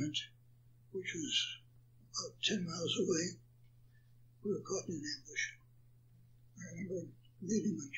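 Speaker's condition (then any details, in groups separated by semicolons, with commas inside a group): Parkinson's; attributed to Agent Orange exposure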